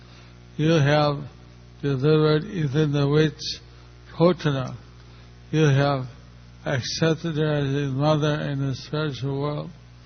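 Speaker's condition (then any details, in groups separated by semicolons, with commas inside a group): Stroke; checks whether listeners understand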